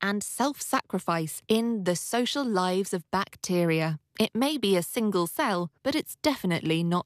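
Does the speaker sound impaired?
No.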